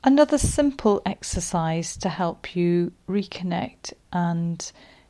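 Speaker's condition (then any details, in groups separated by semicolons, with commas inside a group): No condition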